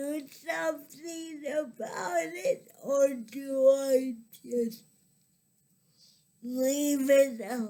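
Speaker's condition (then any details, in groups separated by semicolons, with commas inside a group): Cerebral palsy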